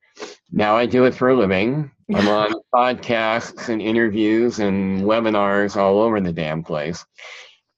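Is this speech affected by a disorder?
Yes: cleft palate; present since childhood.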